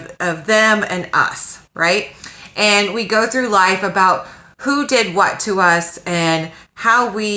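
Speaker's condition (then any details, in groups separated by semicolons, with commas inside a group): No condition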